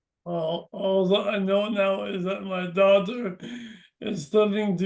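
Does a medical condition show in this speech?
Yes: brain injury.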